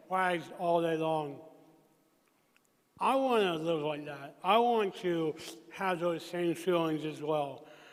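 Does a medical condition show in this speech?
Yes: traumatic brain injury.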